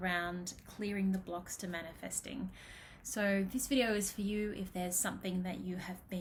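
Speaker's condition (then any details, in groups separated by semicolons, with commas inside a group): No condition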